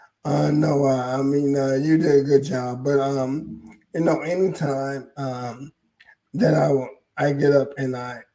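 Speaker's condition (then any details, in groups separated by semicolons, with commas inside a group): ALS; about ten years since diagnosis, wears braces; hoarse voice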